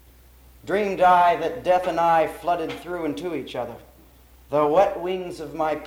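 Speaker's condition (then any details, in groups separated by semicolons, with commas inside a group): No condition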